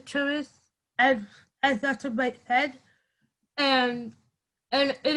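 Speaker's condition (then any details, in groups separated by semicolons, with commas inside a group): Cerebral palsy; from birth, congenital deafness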